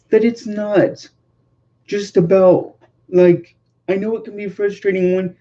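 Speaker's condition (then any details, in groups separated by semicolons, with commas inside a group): Cerebral palsy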